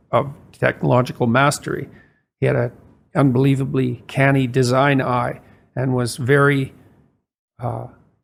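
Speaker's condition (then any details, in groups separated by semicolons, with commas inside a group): No condition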